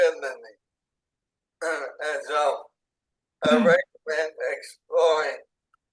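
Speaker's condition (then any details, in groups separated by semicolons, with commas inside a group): ALS; onset in hands and arms, tracheostomy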